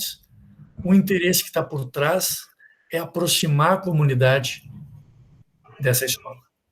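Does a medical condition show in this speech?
No.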